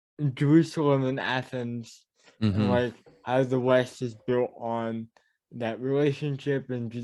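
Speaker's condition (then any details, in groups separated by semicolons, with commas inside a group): Cerebral palsy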